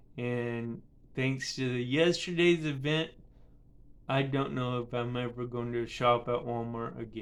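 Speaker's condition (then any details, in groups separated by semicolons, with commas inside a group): Cerebral palsy; affects speech and balance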